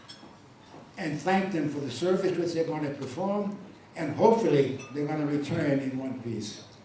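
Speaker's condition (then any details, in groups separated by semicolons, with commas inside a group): No condition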